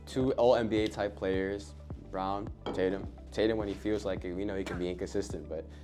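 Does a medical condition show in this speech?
No.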